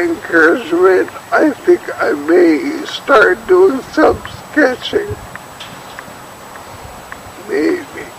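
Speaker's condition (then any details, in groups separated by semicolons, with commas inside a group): Cerebellar ataxia from brain tumour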